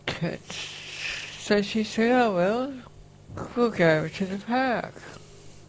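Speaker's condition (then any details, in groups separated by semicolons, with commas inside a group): Facioscapulohumeral muscular dystrophy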